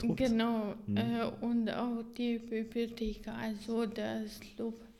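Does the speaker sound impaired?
Yes: ataxia; hereditary ataxia, nerve disease, 100% disability status assessed last year; pronounced, several years since onset, weekly speech, occupational and physiotherapy, rehab clinic exercises; limited speech ability, communication impaired.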